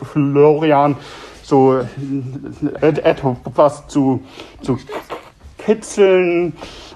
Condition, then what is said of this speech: Stuttering. Das spüre ich insofern, als dass mein kompletter Körper verkrampft.